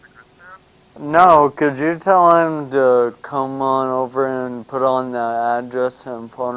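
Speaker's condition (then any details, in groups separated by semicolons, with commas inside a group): Brain injury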